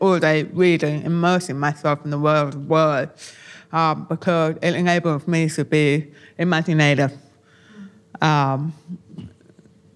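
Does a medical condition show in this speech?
Yes: deafness; born profoundly deaf, taught lip reading, hearing aids, English first language, Auslan learned ten years ago; bilingual English and Auslan, prefers captioning over Auslan at shows.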